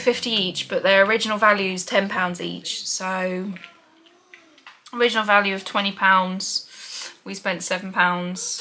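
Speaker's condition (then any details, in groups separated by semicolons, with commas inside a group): No condition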